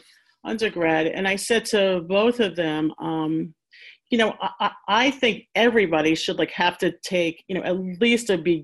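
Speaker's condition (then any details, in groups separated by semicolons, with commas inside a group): Stuttering; person who stutters, personal experience of stuttering, involved in support groups for adults who stutter; earlier felt speech not fluent enough to specialize in stuttering therapy; repeated sounds, blocks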